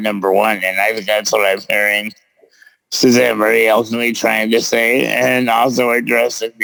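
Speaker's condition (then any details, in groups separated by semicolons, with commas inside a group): Cerebral palsy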